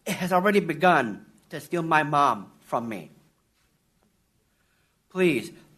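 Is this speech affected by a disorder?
Yes: Down syndrome; adult man.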